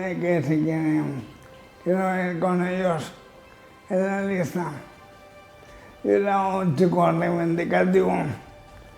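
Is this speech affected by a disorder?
Yes: amyotrophic lateral sclerosis (ela).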